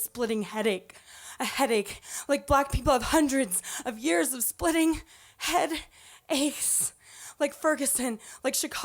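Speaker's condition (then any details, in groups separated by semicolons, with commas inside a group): No condition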